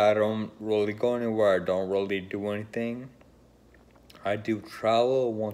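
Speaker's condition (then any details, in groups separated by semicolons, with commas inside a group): Friedreich's ataxia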